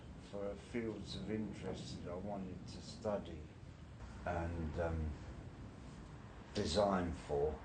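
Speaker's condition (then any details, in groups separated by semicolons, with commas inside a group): Brain injury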